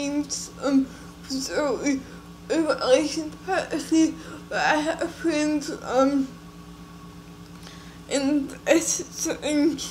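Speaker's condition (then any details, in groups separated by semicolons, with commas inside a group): Cerebral palsy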